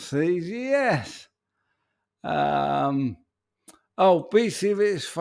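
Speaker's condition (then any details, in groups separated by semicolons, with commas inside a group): ALS; speech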